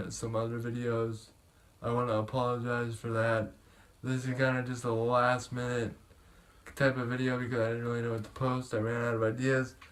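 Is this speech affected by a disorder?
Yes: cerebral palsy; able to speak.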